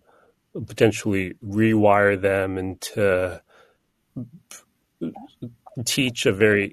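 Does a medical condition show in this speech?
Yes: stuttering; no stuttering when singing, singing uses a different neural pathway; here blocks.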